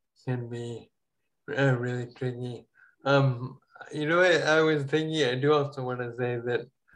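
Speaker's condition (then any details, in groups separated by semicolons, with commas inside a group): Ataxia; falls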